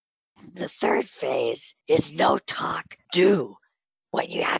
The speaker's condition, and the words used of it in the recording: Spasmodic dysphonia. Doesn't do anything for my wrinkles, but it does give me a breathy voice, so I sound like